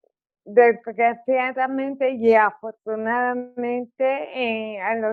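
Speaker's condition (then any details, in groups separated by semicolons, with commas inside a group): Cerebral palsy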